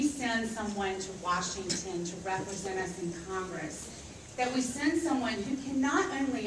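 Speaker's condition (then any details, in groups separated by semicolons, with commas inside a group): No condition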